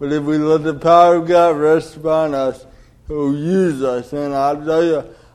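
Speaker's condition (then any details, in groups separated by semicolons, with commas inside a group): Cerebral palsy; delayed development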